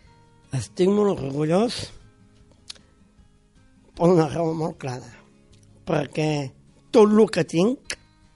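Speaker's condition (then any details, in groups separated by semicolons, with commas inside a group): Down syndrome; congenital, born with it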